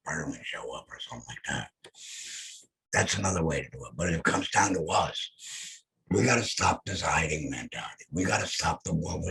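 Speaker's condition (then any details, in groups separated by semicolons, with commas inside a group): Head and neck cancer; voice lost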